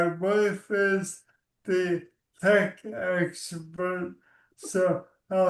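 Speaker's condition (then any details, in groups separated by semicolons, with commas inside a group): ALS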